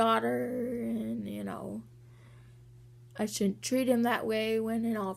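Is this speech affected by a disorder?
Yes: cerebral palsy; walking sometimes hard.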